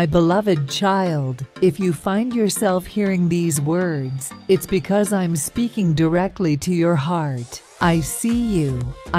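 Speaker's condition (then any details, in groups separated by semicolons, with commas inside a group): No condition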